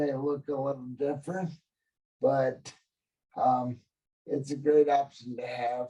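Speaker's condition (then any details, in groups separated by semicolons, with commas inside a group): Cerebral palsy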